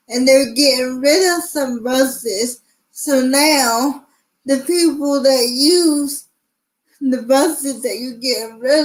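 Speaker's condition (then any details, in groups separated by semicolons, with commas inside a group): Cerebral palsy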